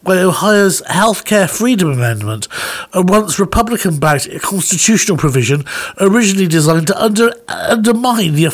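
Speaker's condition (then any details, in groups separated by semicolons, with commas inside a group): No condition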